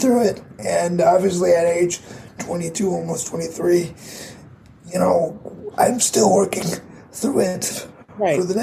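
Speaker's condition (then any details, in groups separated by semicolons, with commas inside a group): Cerebral palsy; voice audibly affected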